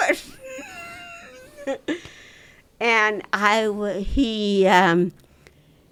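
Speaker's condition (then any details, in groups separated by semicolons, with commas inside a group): Dystonia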